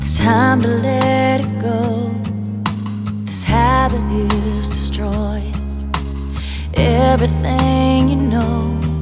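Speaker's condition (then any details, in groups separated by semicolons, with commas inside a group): No condition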